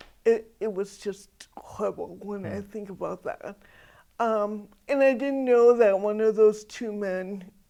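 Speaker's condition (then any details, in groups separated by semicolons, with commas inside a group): Cerebral palsy; all four limbs, hand spasticity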